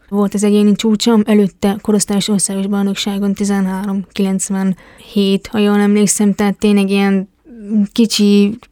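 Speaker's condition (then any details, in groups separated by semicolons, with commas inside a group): Hearing impairment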